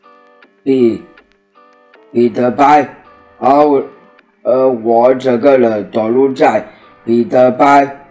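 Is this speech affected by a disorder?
Yes: Down syndrome; congenital, sensory integration and muscle stimulation exercises from age zero, slower movements than other children; articulation less clear in Down syndrome children per mother, some word repetitions.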